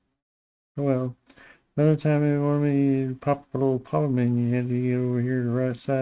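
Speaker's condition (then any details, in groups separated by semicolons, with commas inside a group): Parkinson's disease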